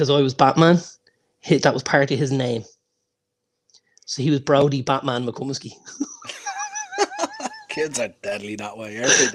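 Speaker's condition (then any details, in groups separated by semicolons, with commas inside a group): No condition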